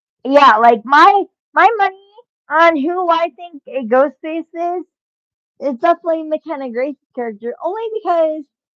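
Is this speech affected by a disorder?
Yes: cerebral palsy, spastic.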